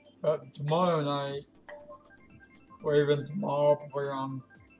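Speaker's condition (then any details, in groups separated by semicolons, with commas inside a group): Cerebral palsy; affects legs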